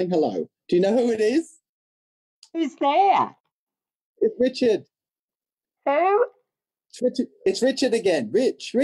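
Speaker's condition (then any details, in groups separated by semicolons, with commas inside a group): No condition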